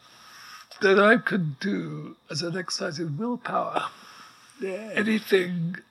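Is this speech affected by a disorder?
Yes: ALS; progressive neuromuscular illness, paralyzed from neck down, effectively quadriplegic; breathes with respirator apparatus, diagnosed about two years earlier, writes through dictation; voice still working perfectly well, breathing apparatus audible in background.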